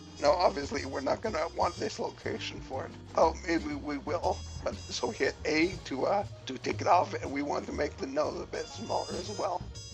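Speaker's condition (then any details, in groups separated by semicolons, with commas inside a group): Cerebellar ataxia from brain tumour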